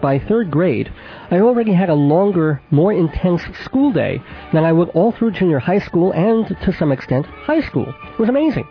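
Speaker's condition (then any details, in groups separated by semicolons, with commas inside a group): Cleft palate with lisp, mild; congenital cleft palate and cleft lip, could not nurse, infant operations, braces 10 years, therapy with Mrs. Adler; mild residual lisp, sibilant s, voice not especially nasal, childhood consonants formed via sinuses, back of throat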